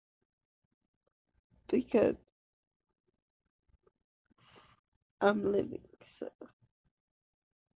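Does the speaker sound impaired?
Yes: cerebral palsy; wheelchair user, can feed self and type.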